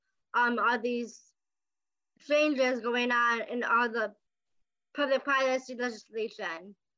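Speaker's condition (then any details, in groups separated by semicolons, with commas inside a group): Down syndrome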